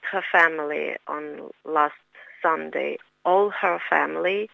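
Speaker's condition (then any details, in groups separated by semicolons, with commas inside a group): No condition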